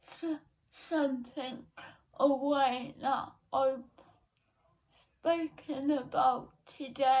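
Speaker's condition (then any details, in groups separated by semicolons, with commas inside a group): Cerebral palsy; not quadriplegic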